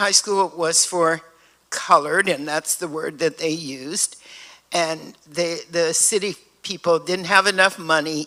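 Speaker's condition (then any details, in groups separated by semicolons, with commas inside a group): No condition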